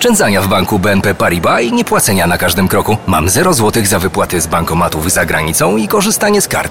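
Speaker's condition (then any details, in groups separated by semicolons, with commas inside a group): No condition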